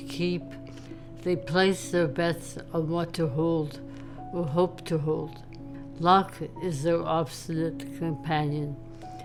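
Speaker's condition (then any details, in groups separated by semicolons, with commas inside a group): ALS; speech, swallowing, breathing main symptoms; speech deterioration, swallowing and breathing difficulties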